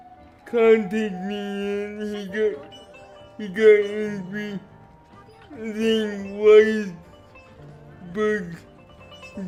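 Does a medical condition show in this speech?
Yes: cerebral palsy.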